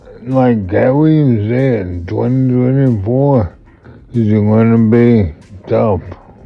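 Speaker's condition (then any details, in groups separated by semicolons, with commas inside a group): Multiple sclerosis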